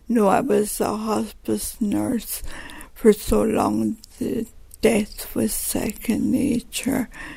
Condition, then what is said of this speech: Multiple sclerosis. And I now have no saliva in my mouth.